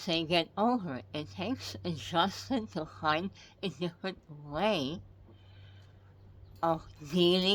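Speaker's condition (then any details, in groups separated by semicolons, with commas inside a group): Head and neck cancer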